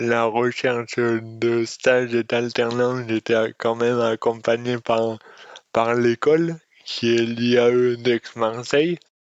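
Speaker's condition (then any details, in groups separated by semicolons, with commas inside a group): Dystonia; speech disorder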